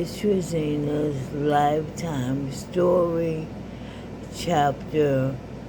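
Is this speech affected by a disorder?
Yes: ALS; recently diagnosed.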